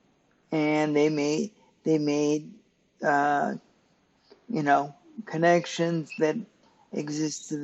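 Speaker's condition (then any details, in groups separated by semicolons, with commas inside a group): Cerebral palsy; stiff muscles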